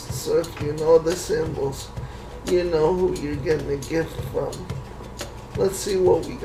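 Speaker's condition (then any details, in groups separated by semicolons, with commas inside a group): Cerebral palsy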